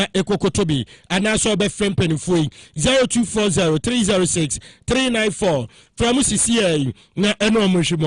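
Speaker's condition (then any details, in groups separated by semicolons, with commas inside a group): No condition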